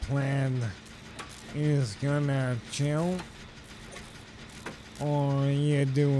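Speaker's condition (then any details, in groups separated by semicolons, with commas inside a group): ALS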